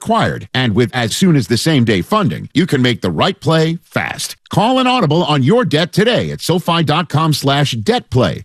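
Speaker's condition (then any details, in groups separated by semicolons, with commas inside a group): No condition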